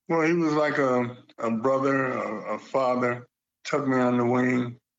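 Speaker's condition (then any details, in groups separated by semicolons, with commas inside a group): Parkinson's; slight stutter attributed to Parkinson's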